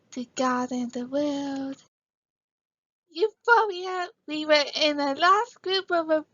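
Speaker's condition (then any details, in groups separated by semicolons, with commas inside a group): Cerebral palsy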